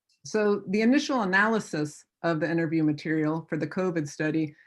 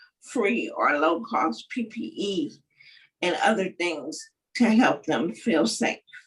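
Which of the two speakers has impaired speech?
The second: cerebral palsy; uses wheelchair or mobility device.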